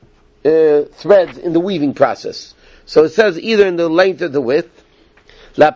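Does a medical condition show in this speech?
No.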